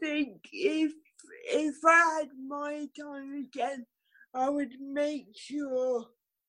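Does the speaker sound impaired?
Yes: cerebral palsy; riding as physio from age 2.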